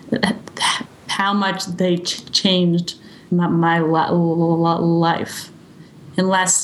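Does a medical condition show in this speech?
Yes: stuttering; therapy over past 3 years: fluency shaping, stuttering modification, voluntary stuttering, subway talks with strangers; not always in control of speech, open about stuttering, speaks naturally; speech tools helped at times but not reduced stuttering, drops strategies needing unnatural speaking; here repeated sounds, blocks.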